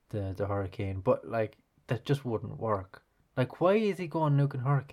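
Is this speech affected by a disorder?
No.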